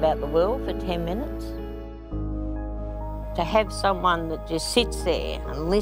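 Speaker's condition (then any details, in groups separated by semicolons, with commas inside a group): No condition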